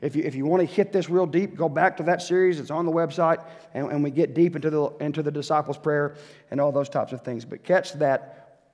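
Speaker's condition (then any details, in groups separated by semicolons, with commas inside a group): No condition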